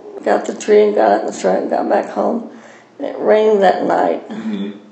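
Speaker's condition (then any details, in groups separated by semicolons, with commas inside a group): Parkinson's; diagnosed at age 44; lives at Williamsburg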